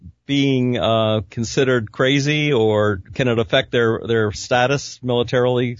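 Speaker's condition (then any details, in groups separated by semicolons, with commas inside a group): No condition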